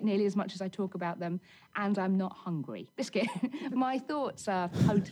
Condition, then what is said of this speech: Tourette syndrome. How do you explain to people why these words come out of your mouth involuntarily?